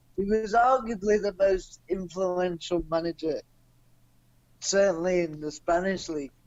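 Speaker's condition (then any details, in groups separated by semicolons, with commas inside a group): Cerebral palsy; non-progressive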